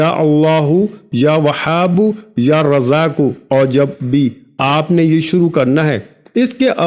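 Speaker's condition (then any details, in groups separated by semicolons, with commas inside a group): No condition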